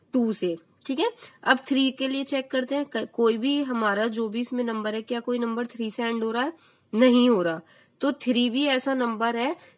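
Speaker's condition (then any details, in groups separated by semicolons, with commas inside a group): No condition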